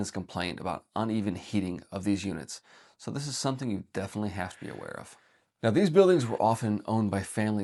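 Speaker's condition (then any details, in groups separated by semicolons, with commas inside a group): No condition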